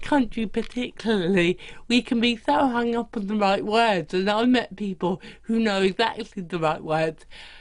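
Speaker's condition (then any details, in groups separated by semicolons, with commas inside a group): Cerebral palsy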